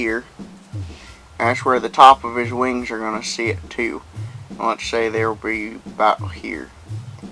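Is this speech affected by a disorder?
No.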